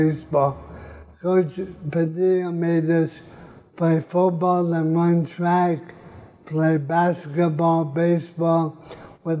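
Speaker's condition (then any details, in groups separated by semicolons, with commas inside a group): ALS (Lou Gehrig's disease)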